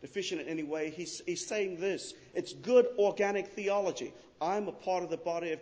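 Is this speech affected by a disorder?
No.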